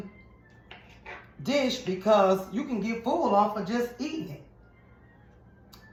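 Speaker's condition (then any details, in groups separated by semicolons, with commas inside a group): No condition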